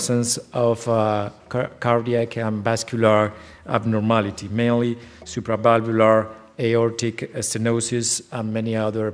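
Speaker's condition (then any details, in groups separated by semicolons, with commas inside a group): No condition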